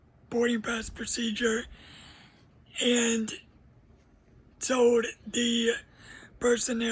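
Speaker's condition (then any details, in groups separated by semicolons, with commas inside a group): Cerebral palsy; uses a wheelchair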